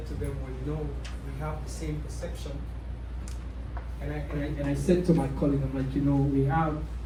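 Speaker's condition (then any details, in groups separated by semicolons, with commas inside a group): No condition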